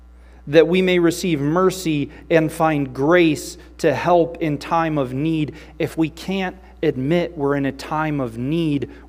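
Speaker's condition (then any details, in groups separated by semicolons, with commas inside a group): No condition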